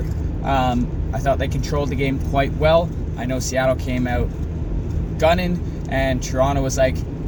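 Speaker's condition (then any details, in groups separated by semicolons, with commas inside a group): No condition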